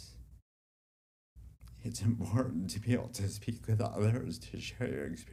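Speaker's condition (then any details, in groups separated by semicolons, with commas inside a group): Dystonia; deep brain stimulation freed speech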